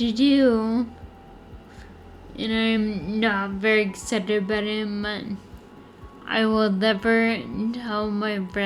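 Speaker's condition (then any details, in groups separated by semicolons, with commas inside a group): Friedreich's ataxia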